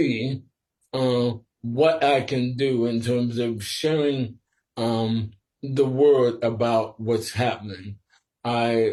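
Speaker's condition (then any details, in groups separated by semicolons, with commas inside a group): Sporadic ALS; must speak slower and carefully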